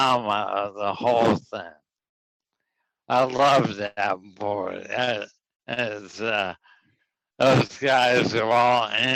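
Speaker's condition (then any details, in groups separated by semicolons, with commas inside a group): ALS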